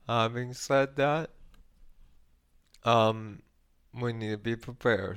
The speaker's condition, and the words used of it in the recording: ALS (motor neuron disease). I went through this when my voice got weaker.